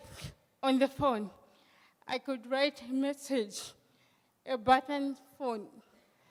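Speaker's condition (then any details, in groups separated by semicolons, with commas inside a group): Cerebral palsy; hand use and movement control affected; steadies left hand with right, types on phone and laptop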